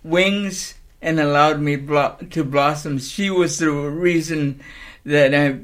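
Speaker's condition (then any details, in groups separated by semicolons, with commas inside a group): Cerebral palsy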